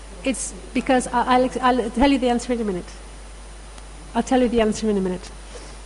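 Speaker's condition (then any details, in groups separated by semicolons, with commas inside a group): No condition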